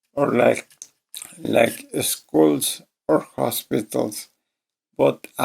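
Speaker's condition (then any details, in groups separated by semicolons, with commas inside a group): ALS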